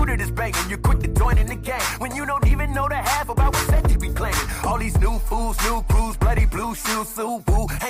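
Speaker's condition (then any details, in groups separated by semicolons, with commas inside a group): No condition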